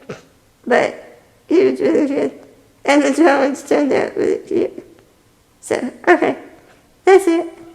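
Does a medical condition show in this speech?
Yes: spinal muscular atrophy type 2.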